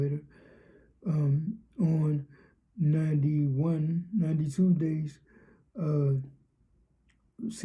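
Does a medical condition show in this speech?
Yes: cerebral palsy.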